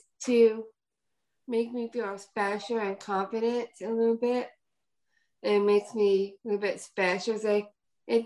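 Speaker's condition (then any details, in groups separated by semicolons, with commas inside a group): Down syndrome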